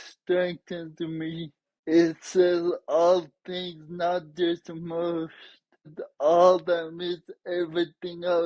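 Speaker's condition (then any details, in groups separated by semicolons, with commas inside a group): Traumatic brain injury; caused by accident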